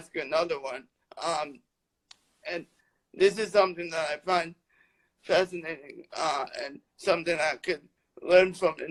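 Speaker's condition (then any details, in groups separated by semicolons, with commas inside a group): Cerebral palsy; lifelong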